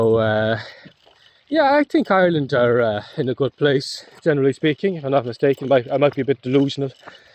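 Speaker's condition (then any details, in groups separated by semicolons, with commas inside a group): No condition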